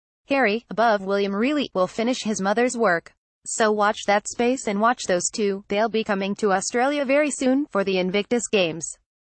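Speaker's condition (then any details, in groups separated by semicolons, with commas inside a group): No condition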